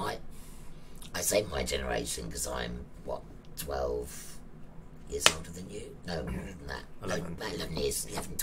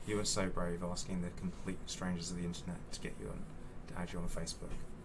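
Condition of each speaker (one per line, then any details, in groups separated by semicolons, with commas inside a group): Laryngectomy; laryngectomy for thyroid cancer, trachea partly removed, neck stoma valve; terminal stage 4 cancer, radiotherapy, radioiodine, three surgeries; breathes through neck, presses valve to speak, swallowing trouble, mucus
No condition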